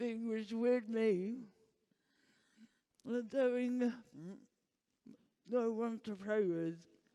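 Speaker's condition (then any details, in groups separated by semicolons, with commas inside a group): Huntington's disease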